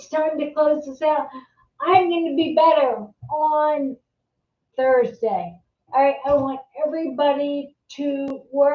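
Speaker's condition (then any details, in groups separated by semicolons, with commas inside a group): Multiple sclerosis; secondary progressive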